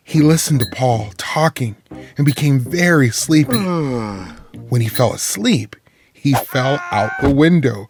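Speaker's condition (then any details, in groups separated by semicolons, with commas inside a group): No condition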